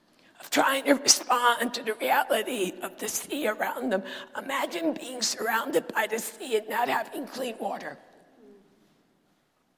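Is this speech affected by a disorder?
Yes: dysphonia; not a sore throat.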